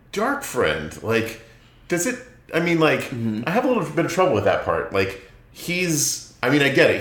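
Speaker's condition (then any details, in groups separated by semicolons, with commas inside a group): No condition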